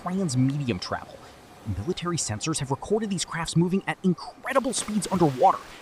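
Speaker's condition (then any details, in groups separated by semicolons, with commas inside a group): No condition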